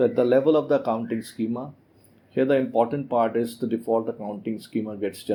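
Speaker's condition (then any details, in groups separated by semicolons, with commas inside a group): No condition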